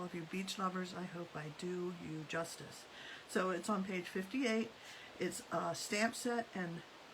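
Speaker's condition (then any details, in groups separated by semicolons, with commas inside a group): No condition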